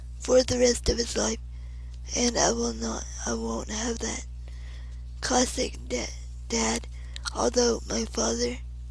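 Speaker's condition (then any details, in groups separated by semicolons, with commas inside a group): Cerebral palsy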